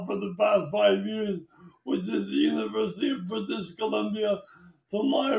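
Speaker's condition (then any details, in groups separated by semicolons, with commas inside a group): Traumatic brain injury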